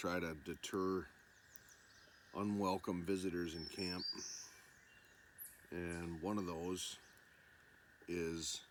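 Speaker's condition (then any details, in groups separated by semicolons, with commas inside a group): No condition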